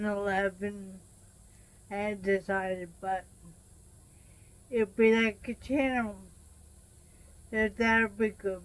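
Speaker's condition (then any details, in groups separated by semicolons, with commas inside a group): Traumatic brain injury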